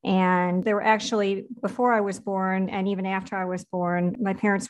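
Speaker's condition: Cleft palate; congenital cleft palate, surgeries from early childhood through adolescence, full cleft revisions, ear tubes in and out; hearing retained, predicted deafness by around age two did not occur; speech, breathing and swallowing issues in childhood, speech therapy until about adolescence

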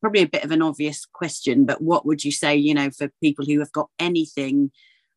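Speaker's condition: No condition

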